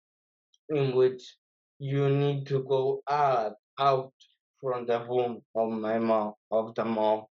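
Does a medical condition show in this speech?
Yes: infantile cerebral palsy; walked from age three.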